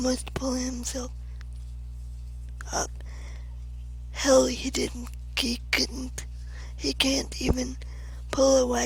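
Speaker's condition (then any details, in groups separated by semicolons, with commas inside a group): Cerebral palsy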